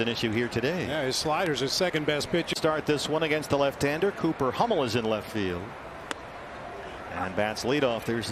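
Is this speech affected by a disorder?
No.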